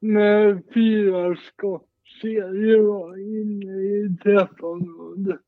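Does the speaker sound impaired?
Yes: cerebral palsy, mild.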